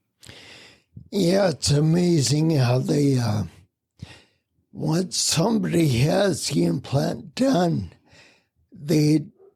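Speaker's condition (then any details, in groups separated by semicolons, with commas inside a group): Spinocerebellar ataxia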